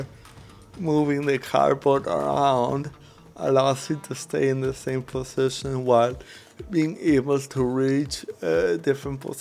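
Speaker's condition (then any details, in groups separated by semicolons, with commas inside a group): Cerebral palsy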